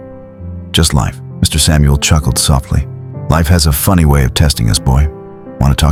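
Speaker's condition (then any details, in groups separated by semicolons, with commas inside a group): No condition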